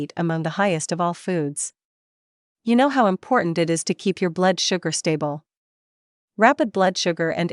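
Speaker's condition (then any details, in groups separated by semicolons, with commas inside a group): No condition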